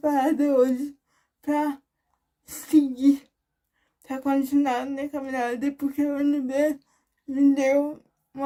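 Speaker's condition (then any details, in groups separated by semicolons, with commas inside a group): Cerebral palsy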